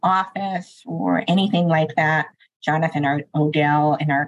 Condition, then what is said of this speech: Deafness. I'm deaf and I use cochlear implants to hear and I use spoken language to communicate, but I can also use American Sign Language to communicate.